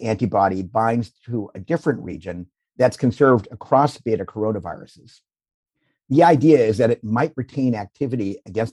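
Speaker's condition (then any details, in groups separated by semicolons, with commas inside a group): No condition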